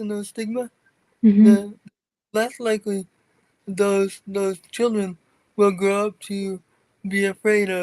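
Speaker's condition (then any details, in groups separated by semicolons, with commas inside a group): Cerebral palsy; from birth, wheelchair user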